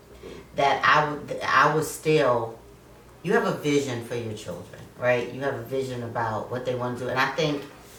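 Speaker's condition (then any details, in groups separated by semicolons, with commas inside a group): No condition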